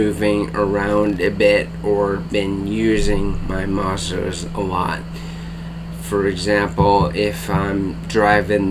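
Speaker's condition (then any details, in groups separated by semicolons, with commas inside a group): ALS; slurred slow speech, weak tongue, tires talking, swallowing difficulty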